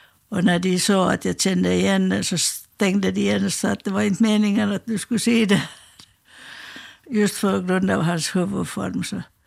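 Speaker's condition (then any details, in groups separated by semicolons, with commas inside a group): Parkinson's disease; makes only small bowls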